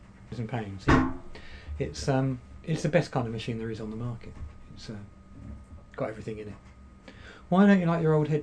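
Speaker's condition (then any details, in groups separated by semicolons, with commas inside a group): No condition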